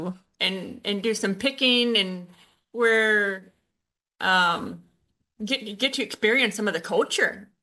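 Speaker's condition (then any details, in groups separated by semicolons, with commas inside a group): Usher syndrome, born deaf; Usher syndrome type 2, deaf or hard of hearing from birth, hearing aids from age 2, sign language; diagnosed at 19, retinitis pigmentosa, night blindness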